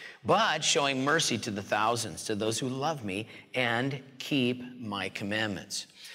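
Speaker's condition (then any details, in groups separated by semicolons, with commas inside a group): No condition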